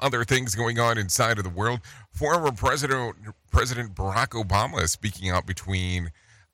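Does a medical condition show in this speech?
No.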